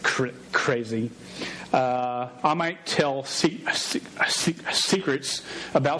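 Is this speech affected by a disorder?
Yes: stutter; probably present in childhood; sometimes unable to say own name in public; here repeated sounds, prolonged sounds, blocks.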